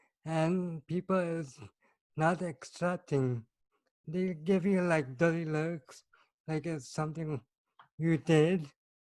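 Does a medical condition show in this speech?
Yes: cerebral palsy.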